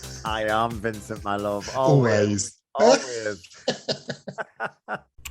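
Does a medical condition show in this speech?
No.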